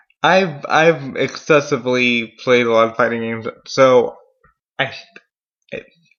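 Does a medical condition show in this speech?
Yes: cerebral palsy; mild.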